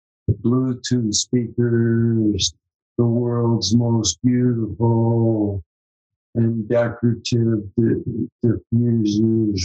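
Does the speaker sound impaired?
Yes: ALS; cramping, spasticity, fasciculations from about 5 years ago, onset age 53, throat worst, legs minimally affected; slurred speech, lost deep resonating radio voice, throat badly affected.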